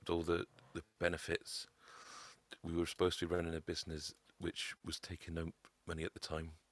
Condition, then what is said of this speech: Stuttering. But when I talk every day, if I'm comfortable, the stammer's gone.